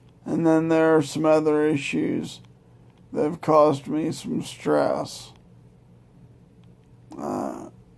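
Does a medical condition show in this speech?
Yes: multiple sclerosis; likely primary progressive.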